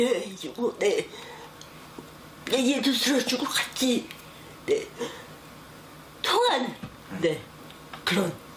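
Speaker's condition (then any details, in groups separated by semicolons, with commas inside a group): Cerebral palsy; affects hands, awkward movements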